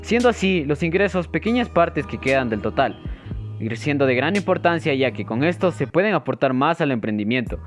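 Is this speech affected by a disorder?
No.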